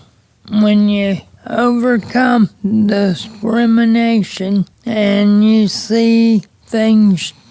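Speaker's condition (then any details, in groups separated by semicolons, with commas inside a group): Cerebral palsy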